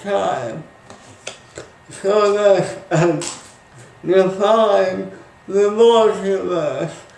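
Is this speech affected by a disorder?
Yes: speech impairment after birth surgery.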